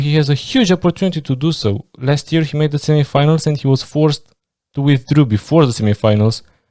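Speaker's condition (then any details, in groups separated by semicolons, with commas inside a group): No condition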